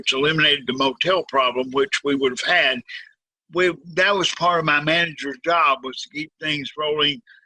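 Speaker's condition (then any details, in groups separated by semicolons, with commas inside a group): Cerebral palsy, severe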